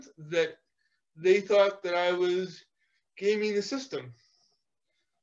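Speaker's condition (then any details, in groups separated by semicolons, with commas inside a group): Cerebral palsy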